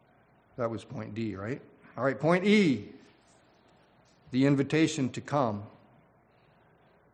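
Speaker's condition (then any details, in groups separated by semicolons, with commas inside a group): No condition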